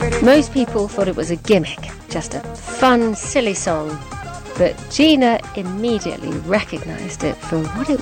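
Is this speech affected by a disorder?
No.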